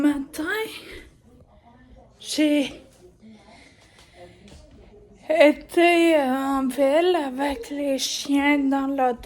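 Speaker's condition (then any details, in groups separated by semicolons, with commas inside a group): Ataxia; degenerative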